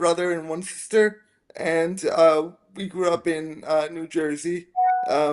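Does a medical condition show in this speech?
Yes: spastic quadriplegic cerebral palsy.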